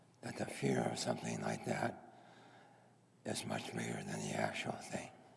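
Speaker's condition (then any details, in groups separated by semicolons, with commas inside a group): Head and neck cancer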